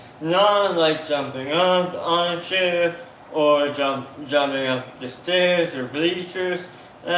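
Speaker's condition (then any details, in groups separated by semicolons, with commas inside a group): Tongue cancer surgery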